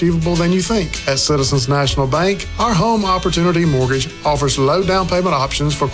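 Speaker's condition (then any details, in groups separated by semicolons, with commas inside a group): No condition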